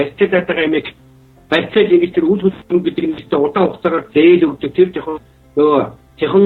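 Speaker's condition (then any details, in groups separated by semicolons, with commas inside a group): No condition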